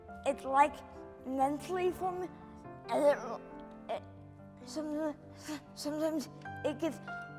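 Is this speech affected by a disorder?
Yes: cerebral palsy; brain injury, selective dorsal rhizotomy at age four; occupational therapy, wheelchair.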